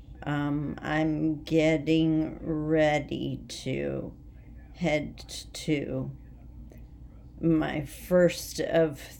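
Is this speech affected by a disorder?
Yes: essential tremor; head and voice tremor, sudden onset.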